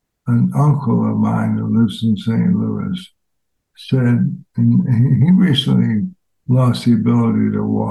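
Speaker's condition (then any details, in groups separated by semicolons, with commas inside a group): ALS; fatal progressive disease, diagnosed months ago, hiking a year ago, expected to worsen; walking harder, brace on foot, balance slightly off, wife Donna as caregiver for some tasks; voice changed since onset, now a different voice, no spontaneous crying fits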